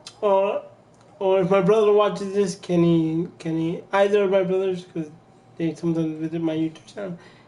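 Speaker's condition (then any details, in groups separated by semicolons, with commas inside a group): Cerebral palsy; from birth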